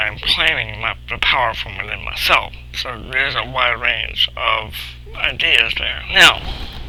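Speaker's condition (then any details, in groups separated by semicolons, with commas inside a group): Cerebral palsy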